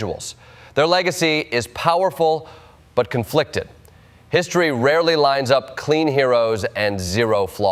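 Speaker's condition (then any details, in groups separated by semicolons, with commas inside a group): No condition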